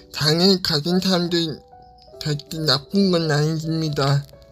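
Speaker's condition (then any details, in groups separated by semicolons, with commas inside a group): Cerebral palsy; brain lesion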